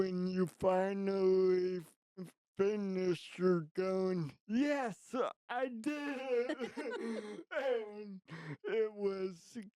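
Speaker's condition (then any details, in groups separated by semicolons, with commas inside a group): Traumatic brain injury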